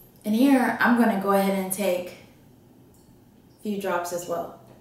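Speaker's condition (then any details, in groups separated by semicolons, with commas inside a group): No condition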